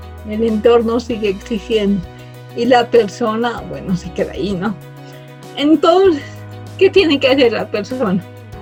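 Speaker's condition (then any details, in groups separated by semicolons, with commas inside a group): Cerebral palsy from birth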